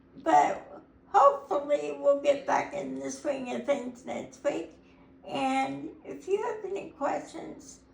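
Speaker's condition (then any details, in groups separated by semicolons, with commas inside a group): Cerebral palsy; able to talk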